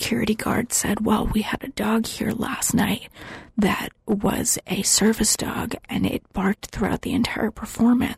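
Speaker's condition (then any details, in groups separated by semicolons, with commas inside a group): Dystonia; neurological disorder affecting muscles, uses wheelchair, service dog Mork opens doors, pulls wheelchair, picks up items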